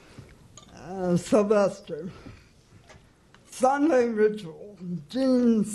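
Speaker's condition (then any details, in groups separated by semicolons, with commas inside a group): Cerebral palsy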